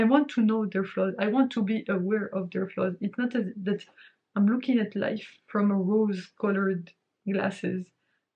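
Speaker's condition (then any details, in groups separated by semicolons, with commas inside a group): No condition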